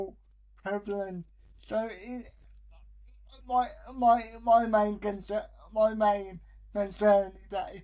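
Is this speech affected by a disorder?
Yes: cerebral palsy; speech affected.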